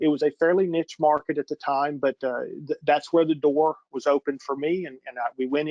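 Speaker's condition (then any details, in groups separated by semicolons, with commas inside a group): No condition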